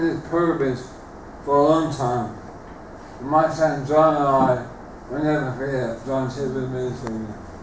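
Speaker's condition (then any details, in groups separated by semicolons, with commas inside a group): Motor neuron disease, bulbar onset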